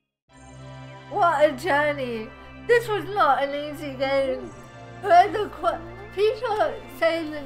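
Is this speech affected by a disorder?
Yes: cerebral palsy.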